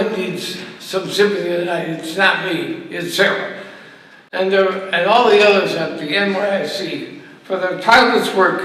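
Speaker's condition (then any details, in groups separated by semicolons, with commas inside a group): ALS; voice weakened by disease, little voice left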